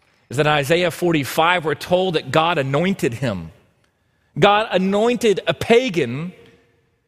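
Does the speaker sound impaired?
No.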